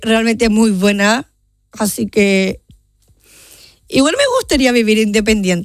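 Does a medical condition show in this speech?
Yes: Down syndrome; genetic condition.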